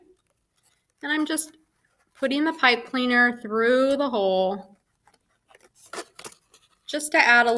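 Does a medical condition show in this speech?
No.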